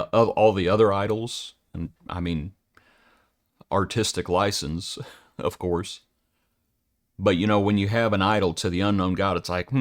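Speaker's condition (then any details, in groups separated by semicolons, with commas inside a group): No condition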